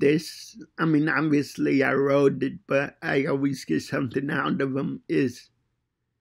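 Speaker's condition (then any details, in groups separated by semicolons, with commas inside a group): Cerebral palsy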